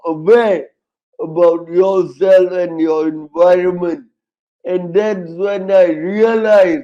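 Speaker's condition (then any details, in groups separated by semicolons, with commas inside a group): Cerebral palsy, severe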